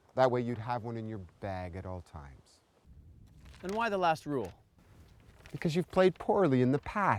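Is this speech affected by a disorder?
No.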